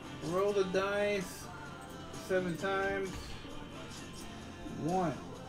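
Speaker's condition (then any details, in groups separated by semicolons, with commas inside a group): No condition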